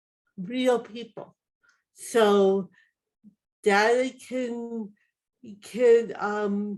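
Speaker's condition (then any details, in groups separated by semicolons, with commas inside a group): Cerebral palsy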